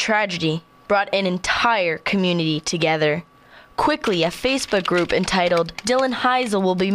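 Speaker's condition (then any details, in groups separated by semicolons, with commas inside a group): No condition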